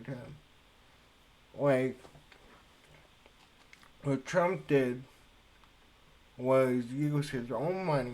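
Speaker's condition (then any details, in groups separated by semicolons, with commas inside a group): Cerebral palsy; speech affected by cerebral palsy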